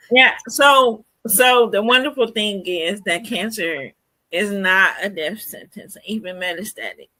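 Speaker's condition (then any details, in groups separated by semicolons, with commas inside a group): Cerebral palsy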